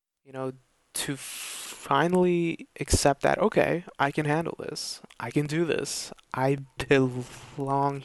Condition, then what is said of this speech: Stuttering. I have times where if we're speaking about giving a report, so we're giving updates and so forth, I tighten up a lot, like I tense up a bit.